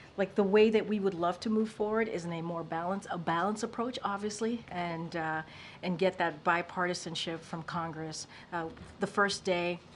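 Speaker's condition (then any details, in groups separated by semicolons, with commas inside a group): No condition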